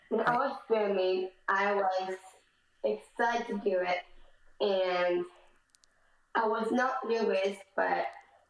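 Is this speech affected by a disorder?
Yes: Down syndrome; age 14; short answers, mother prompts and completes some answers.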